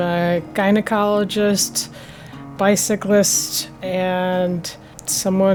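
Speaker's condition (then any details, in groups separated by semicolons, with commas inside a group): No condition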